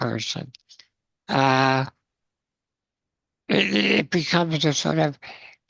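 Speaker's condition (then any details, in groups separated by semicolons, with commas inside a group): Spinal muscular atrophy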